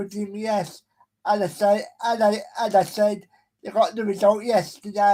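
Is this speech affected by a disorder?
Yes: cerebral palsy.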